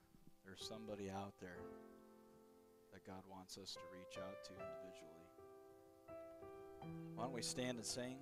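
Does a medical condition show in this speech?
No.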